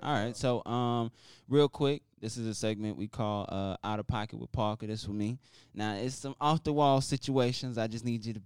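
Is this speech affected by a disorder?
No.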